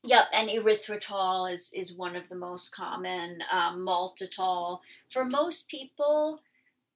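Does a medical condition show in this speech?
No.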